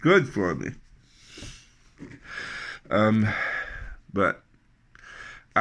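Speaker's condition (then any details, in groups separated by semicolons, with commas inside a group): Tongue cancer surgery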